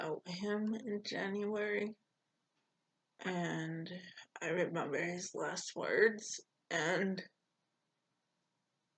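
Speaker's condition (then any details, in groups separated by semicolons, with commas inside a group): Cerebral palsy; poor balance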